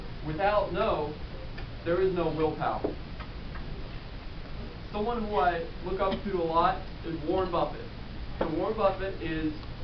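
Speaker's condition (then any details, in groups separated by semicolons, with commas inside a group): No condition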